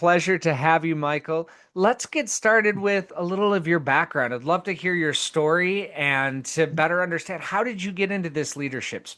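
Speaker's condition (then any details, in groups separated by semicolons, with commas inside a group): No condition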